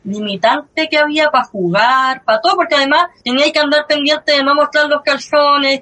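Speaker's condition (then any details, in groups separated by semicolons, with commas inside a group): Cleft lip and palate; since early childhood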